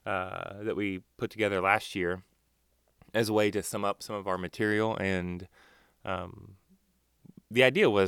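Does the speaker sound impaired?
No.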